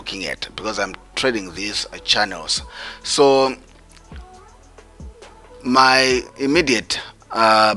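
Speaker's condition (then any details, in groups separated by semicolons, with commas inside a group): No condition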